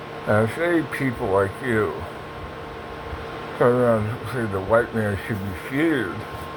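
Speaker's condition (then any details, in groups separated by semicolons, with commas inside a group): Parkinson's; speech impediment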